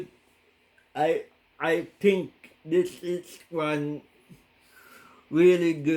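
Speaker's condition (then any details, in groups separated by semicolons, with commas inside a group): Cerebral palsy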